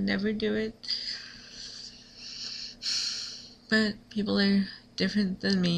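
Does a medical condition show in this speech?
Yes: cerebral palsy.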